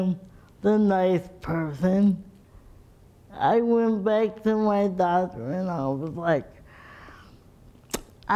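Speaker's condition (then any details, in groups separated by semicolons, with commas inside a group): Cerebral palsy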